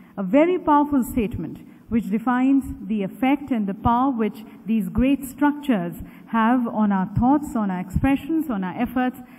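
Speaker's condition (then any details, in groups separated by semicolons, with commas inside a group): No condition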